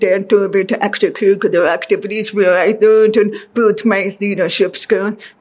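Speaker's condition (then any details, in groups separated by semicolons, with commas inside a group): Deafness; deaf since childhood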